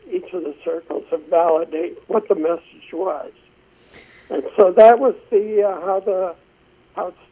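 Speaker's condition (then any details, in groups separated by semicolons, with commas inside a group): Essential tremor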